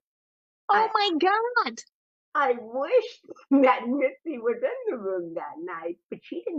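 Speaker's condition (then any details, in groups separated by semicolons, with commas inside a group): Cerebral palsy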